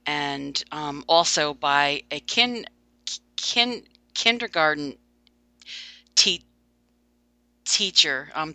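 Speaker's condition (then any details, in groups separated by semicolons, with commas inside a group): Stuttering; stuttering since age five, covert for most of life after early criticism from father and teacher; still stutters; hid stuttering, avoided speaking situations, did not speak up in class; repeated sounds, blocks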